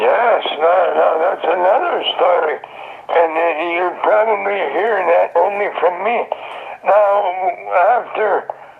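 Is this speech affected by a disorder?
Yes: throat cancer; survivor.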